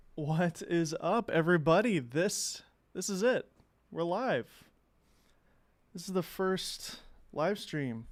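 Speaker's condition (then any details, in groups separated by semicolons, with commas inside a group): No condition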